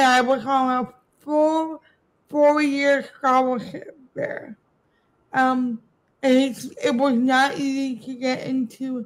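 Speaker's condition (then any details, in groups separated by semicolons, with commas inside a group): Cerebral palsy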